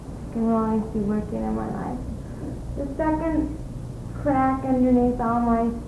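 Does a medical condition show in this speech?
Yes: cerebral palsy; no formal physical therapy.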